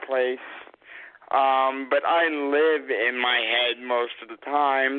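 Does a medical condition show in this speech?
Yes: cerebral palsy.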